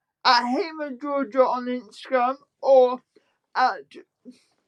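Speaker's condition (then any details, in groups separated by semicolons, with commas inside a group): Spastic quadriplegic cerebral palsy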